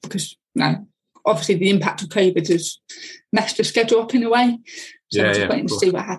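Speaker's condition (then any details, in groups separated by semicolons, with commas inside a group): Deafness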